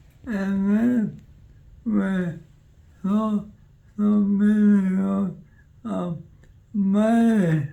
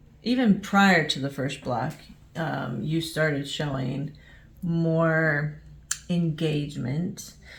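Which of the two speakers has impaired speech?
The first: ALS; onset with arm twitching; rapid recent progression, new medication, voice and strength improving; weak voice for months, choking when eating, now louder, clearer.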